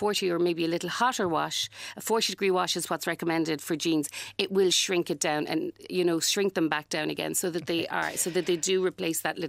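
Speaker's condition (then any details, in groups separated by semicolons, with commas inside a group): No condition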